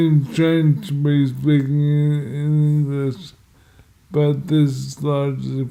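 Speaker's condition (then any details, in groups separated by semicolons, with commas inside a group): Multiple sclerosis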